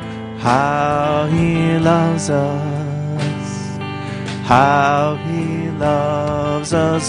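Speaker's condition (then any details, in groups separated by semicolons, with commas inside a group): No condition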